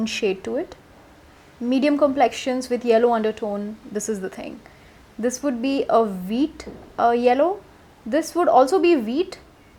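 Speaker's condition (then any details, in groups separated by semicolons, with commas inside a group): No condition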